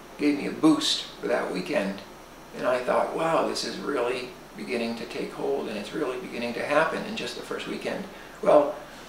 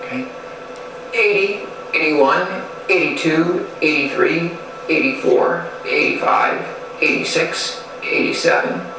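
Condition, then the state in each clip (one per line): Spasmodic dysphonia
After voice rehabilitation clinic
Before voice rehabilitation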